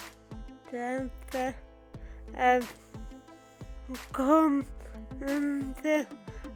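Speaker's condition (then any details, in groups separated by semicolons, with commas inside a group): Cerebral palsy; from birth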